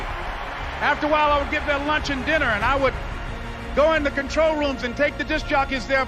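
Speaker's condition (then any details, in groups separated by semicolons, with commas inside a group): No condition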